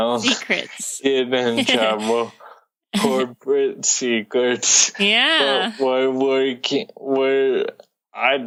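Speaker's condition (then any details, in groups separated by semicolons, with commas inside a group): Cerebral palsy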